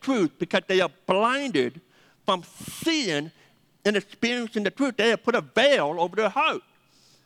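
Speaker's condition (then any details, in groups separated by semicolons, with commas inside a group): Deafness; 80% deaf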